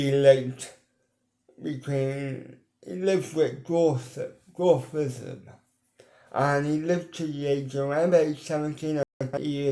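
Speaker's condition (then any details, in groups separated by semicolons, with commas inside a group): Cerebral palsy; mild, ataxic type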